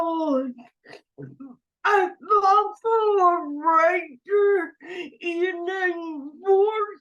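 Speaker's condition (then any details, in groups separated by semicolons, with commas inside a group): Cerebral palsy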